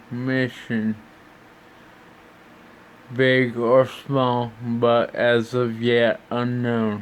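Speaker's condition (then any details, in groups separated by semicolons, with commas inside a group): Brain injury (brain shearing); tracheostomy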